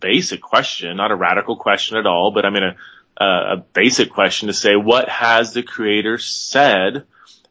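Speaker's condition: No condition

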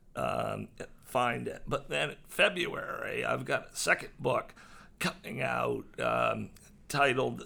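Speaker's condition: Voice disorder; about nine years before recording

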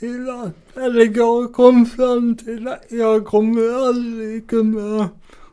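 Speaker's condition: Cerebral palsy; 26 years since onset, mild, long walks tiring, most tasks possible but very energy-consuming

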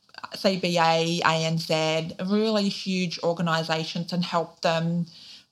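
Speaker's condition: Deafness, profound; born deaf

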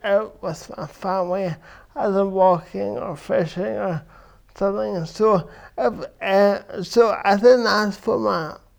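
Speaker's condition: Cerebral palsy; from birth

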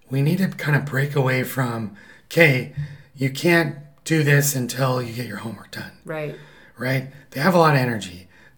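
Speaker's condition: Paralyzed vocal cord; caused by thyroid cancer

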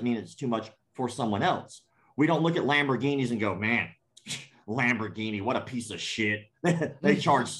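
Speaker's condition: Cleft palate; congenital cleft palate

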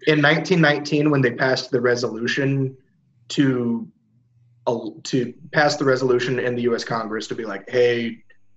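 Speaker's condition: No condition

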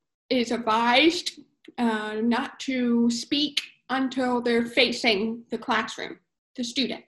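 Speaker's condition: Profound deafness, cochlear implant, congenital profound hearing loss; some cochlear hair cells left but insufficient

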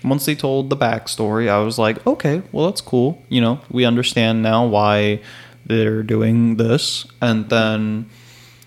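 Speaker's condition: No condition

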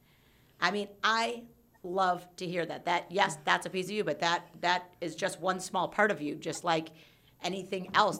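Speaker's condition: No condition

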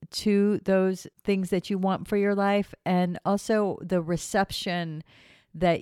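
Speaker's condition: No condition

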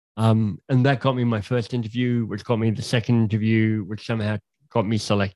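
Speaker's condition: Cleft lip and palate; congenital genetic cleft lip and palate, palate open to nose, lip unjoined, surgery when young; slight speech impediment persists, audible in voice; a bit leaky on some sounds

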